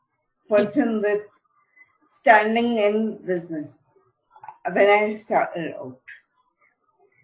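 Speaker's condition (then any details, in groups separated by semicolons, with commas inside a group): Cerebral palsy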